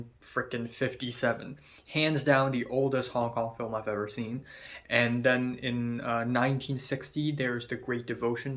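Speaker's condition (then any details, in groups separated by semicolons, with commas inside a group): No condition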